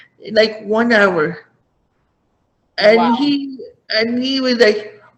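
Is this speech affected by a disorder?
Yes: cerebral palsy.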